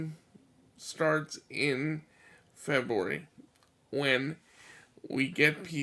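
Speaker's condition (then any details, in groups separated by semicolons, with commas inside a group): Cerebral palsy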